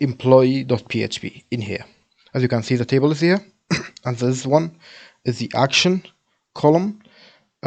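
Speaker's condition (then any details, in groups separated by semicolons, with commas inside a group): No condition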